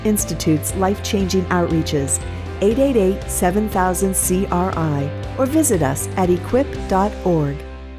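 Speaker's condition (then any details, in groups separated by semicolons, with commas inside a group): No condition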